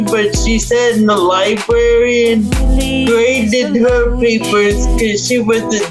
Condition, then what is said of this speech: Cerebral palsy. Muscle fibers in most of the muscles, but not overpowering, so she can still speak.